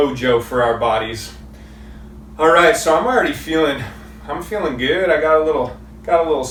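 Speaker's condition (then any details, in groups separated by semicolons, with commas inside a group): No condition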